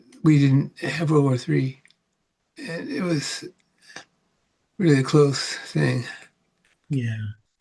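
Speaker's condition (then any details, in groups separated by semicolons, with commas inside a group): Parkinson's; about 18 years since onset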